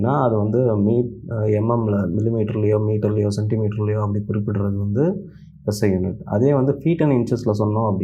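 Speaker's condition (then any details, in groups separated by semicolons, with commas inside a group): No condition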